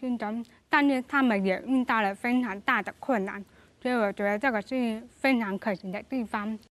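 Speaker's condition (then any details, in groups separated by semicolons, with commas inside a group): Hearing impairment; hearing impaired from childhood, hearing aids, mother's training in speech and lip-reading, deaf school one year; recent surgery for cochlear implant; oral speaker, learned speech and lip-reading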